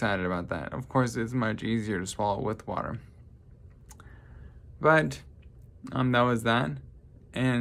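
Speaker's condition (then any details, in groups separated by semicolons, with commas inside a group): Traumatic brain injury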